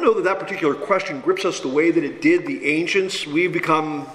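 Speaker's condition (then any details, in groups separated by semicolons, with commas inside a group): No condition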